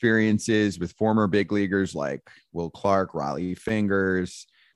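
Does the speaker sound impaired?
No.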